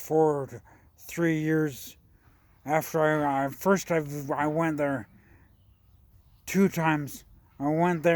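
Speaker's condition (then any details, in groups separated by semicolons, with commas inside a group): Traumatic brain injury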